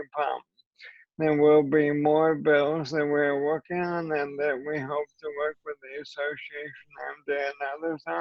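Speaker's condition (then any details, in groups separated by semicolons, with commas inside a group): ALS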